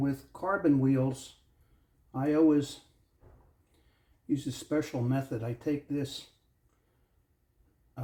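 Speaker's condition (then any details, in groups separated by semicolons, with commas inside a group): No condition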